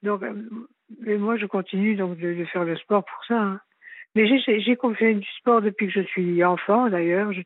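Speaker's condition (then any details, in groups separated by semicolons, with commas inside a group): Parkinson's disease; left leg dragging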